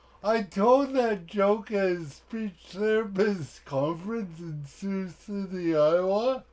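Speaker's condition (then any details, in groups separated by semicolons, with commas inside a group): Cerebral palsy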